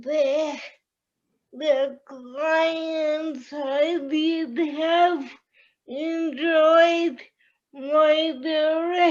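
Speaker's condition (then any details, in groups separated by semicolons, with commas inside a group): Cerebral palsy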